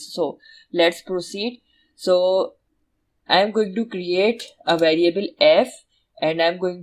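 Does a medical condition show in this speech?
No.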